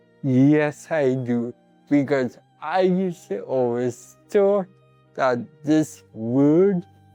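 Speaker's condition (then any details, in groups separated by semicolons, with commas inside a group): Cerebral palsy; from birth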